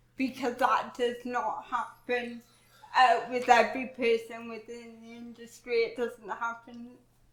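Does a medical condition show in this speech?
Yes: cerebral palsy; affects walking, talking, movement; talks differently.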